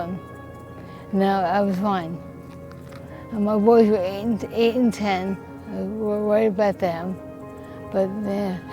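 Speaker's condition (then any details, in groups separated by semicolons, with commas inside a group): ALS; about 21 years since diagnosis; slurred speech, mistaken for drunk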